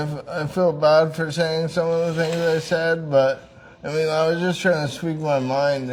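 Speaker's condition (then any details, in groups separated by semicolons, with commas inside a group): Traumatic brain injury; whole brain swollen first year; injury about five or six years ago; stuttering, unclear speech, pausing and deep breath help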